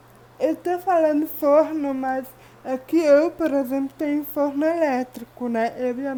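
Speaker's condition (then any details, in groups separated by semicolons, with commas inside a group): Cerebral palsy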